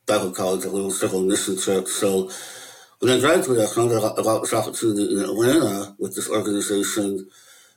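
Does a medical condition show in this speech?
Yes: Möbius syndrome; incomplete lip closure, certain letters hard to pronounce, not understood by everybody.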